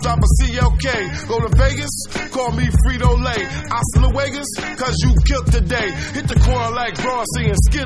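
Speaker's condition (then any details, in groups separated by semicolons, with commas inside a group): No condition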